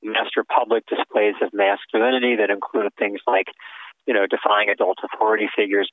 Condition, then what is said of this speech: None; typical speech.